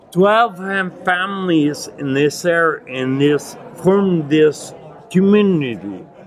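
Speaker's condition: Acquired ataxia with dysarthria; Lance-Adams syndrome, brain damage after Legionnaires' pneumonia from contaminated jacuzzi, 12-day induced coma, onset at 39; not progressive, myoclonus, impaired balance and hand coordination, no cure or medication offered; hard to speak and articulate, chest heaviness when speaking, bites tongue 2-3 times daily eating

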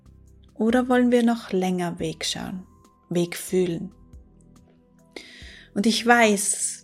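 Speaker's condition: No condition

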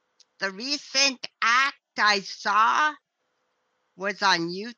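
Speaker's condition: Cerebral palsy; present from birth

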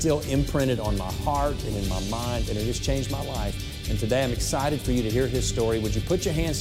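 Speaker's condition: No condition

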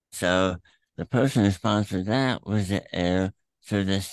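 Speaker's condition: Throat cancer, tumor through tongue, attached to epiglottis; eating issues from tongue tumor

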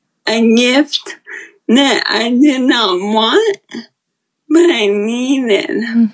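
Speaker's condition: Friedreich's ataxia; rare debilitating neuromuscular disorder, signs from about age 12 with scoliosis, genetically confirmed at 22; communication becoming more challenging as disease progresses

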